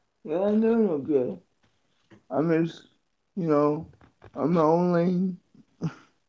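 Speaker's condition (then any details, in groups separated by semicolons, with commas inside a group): Cerebral palsy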